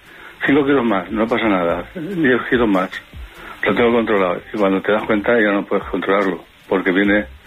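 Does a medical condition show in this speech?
Yes: Parkinson's disease; on antiparkinson medication.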